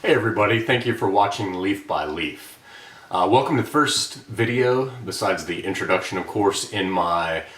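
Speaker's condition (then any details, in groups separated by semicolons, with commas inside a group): No condition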